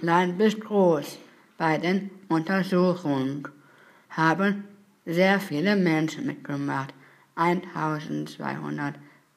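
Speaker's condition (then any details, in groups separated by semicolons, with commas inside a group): Down syndrome; trisomy 21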